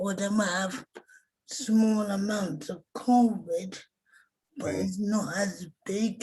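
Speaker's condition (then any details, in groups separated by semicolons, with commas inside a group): Cerebral palsy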